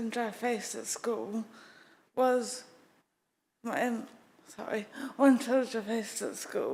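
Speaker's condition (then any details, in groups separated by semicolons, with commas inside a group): Acquired brain injury; could not talk for nearly two years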